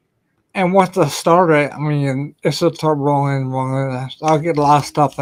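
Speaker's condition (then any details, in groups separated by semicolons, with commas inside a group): Ataxia; may slur speech, may sound drunk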